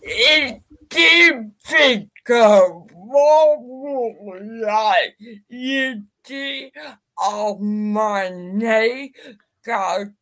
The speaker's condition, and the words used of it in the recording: Cerebral palsy. Didn't know that you had a limiting speaking ability, because when we talk over Facebook, we just go at it.